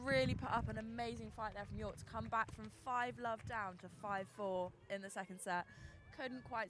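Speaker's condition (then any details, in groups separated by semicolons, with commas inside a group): No condition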